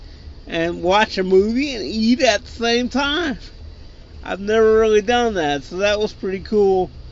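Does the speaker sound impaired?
Yes: cerebral palsy; wheelchair user, cannot really swim or hold self up, needs help getting into pool.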